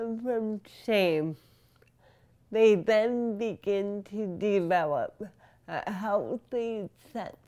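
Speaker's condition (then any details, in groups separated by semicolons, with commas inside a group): Cerebral palsy; noticeably affected speech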